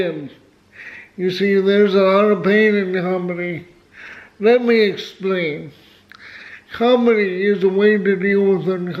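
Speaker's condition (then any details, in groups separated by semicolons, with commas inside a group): Cerebral palsy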